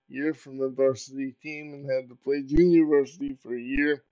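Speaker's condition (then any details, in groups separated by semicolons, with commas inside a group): Cerebral palsy; uses power wheelchair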